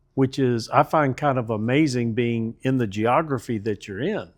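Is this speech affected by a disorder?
No.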